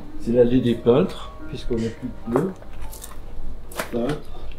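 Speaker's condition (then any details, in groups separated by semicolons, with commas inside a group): No condition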